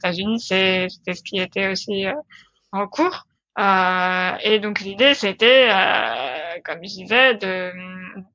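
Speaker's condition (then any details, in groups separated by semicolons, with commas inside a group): No condition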